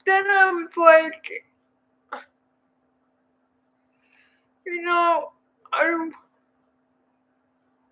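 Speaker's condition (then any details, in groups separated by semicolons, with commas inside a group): Cerebral palsy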